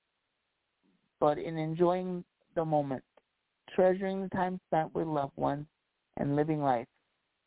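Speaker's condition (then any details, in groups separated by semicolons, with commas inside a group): Cerebral palsy; past challenges speaking up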